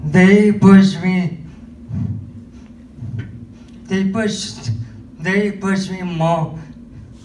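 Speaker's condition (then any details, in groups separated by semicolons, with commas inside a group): Cerebral palsy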